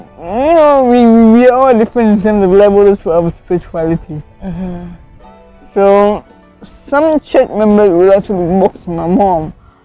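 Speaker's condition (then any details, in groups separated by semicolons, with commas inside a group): Cerebral palsy; not congenital, impairs coordination, affected walking; one medication, down from five; at one point could not talk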